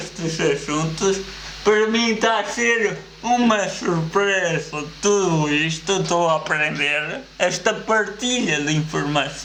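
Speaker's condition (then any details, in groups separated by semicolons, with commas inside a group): Cerebral palsy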